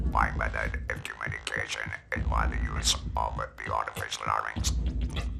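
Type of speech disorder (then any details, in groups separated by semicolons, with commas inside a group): Electrolarynx speech; laryngectomy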